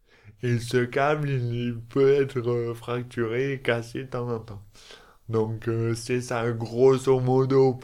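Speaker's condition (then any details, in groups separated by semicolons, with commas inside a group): Dystonia; elocution difficulties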